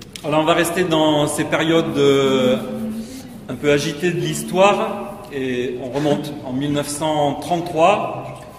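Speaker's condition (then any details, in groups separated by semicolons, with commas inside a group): No condition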